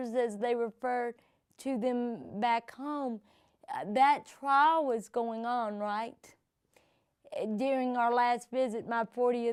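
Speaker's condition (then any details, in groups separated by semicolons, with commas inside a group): Cerebral palsy; present from birth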